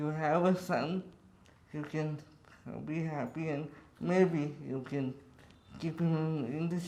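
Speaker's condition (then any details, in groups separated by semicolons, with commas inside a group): Cerebral palsy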